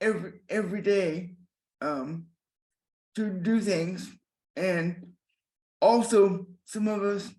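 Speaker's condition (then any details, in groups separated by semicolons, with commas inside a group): Cerebral palsy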